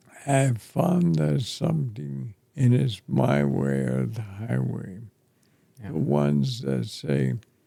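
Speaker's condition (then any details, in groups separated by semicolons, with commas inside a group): ALS; affects chest and throat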